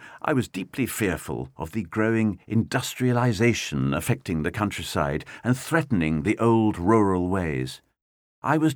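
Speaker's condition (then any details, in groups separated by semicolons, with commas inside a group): No condition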